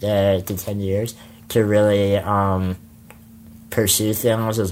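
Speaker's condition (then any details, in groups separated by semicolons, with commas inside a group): Spinal muscular atrophy; congenital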